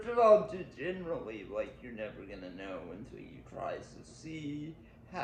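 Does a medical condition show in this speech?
Yes: cerebral palsy; powered wheelchair.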